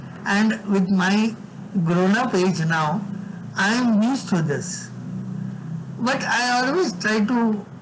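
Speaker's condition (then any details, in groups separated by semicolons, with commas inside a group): Severe cerebral palsy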